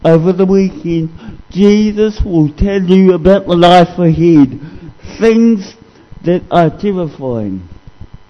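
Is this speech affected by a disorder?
Yes: cerebral palsy; discovered at age 2.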